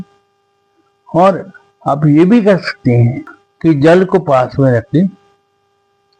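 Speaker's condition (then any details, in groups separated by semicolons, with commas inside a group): Cerebral palsy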